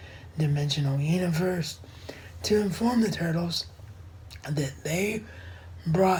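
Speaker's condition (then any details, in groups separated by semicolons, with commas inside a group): Cerebral palsy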